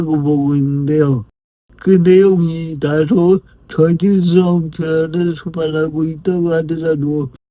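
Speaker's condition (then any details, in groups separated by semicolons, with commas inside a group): Brain lesion disability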